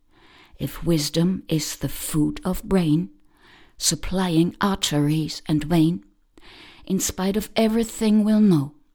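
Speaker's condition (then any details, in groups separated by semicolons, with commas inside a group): No condition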